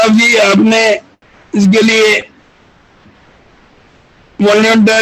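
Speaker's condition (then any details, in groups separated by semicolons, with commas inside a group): Motor neurone disease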